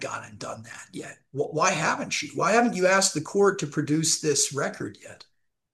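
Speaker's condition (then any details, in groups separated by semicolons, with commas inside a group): No condition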